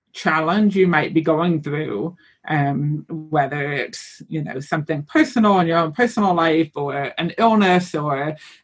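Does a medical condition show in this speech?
Yes: hearing loss with cochlear implant; cochlear implant left ear.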